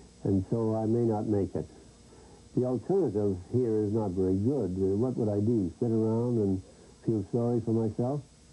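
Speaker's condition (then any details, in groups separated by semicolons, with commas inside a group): No condition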